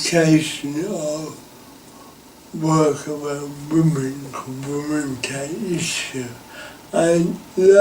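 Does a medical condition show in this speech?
Yes: cerebral palsy.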